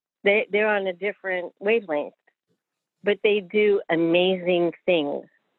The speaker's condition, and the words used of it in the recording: None; typical speech.